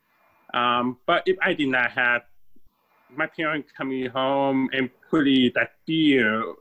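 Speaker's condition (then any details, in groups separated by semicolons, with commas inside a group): Deafness, born deaf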